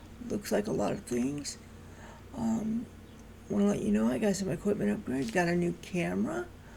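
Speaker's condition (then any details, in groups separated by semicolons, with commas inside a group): Cerebral palsy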